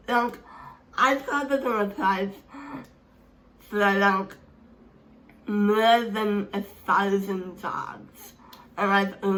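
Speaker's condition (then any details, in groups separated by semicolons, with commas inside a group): Speech impairment; hard to understand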